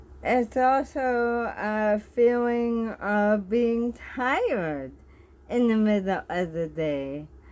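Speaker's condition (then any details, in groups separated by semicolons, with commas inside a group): Bulbar ALS; bulbar onset; speech hard to understand, losing speech, eating lost, varies daily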